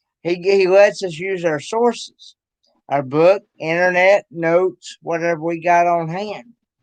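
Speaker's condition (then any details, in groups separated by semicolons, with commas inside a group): Cerebral palsy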